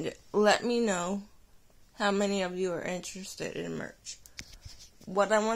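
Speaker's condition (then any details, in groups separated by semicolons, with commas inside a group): Cerebral palsy; sounds out of breath after therapy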